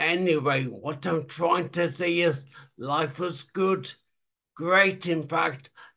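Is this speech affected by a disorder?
Yes: traumatic brain injury.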